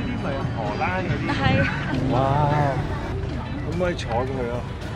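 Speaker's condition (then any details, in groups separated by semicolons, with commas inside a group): No condition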